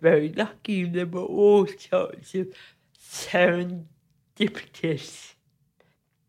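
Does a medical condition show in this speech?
Yes: cerebral palsy; from birth, frequent loss of balance, careful movement needed, physically affects creating art.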